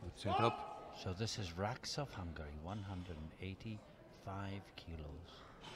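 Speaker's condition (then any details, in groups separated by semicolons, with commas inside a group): No condition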